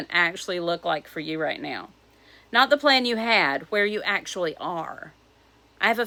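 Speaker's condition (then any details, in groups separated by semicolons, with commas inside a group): No condition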